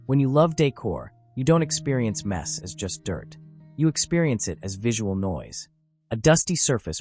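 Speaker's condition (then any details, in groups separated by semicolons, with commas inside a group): No condition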